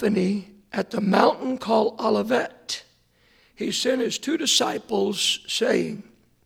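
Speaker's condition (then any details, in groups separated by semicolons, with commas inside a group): Hoarseness after vocal cord surgery; hard to hear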